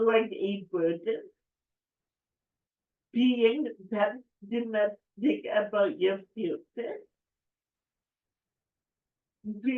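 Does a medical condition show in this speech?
Yes: cerebral palsy; affects speech.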